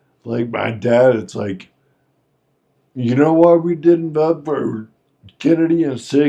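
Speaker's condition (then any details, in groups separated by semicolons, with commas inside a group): Friedreich's ataxia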